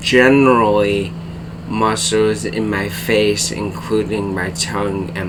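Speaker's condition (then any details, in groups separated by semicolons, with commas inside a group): ALS; slurred slow speech, weak tongue, tires talking, swallowing difficulty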